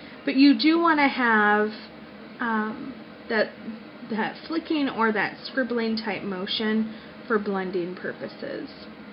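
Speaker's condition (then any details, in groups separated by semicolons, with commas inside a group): No condition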